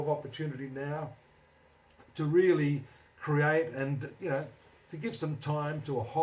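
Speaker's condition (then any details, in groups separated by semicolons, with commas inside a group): No condition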